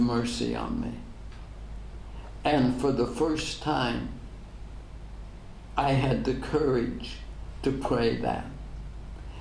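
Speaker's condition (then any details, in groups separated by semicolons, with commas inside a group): ALS; degenerative; diagnosed ten years ago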